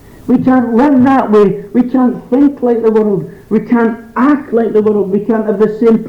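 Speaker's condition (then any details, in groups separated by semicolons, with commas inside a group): No condition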